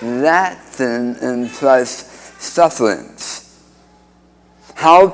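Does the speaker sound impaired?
Yes: speech impediment after cancer surgery; two-thirds tongue removed at Hartford Hospital.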